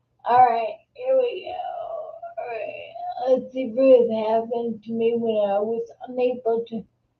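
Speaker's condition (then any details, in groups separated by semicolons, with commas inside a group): Multiple sclerosis, secondary progressive; on medication, exhausted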